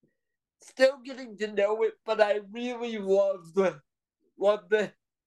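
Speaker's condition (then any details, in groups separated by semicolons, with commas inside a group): Cerebral palsy; power wheelchair since age five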